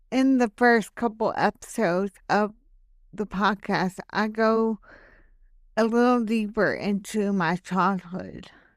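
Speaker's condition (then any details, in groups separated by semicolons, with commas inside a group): Hemiplegic cerebral palsy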